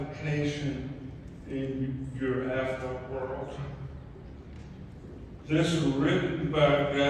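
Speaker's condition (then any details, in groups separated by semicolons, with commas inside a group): ALS; mainly right side and both legs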